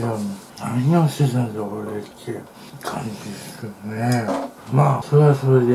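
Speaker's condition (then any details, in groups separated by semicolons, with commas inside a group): Tongue cancer, partial glossectomy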